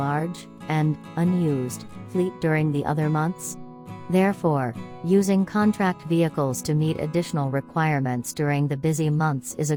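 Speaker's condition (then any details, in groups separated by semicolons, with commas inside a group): No condition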